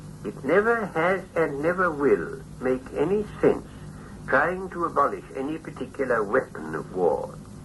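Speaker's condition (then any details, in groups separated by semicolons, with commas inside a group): No condition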